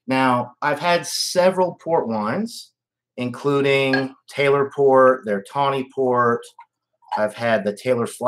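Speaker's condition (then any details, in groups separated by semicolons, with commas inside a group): No condition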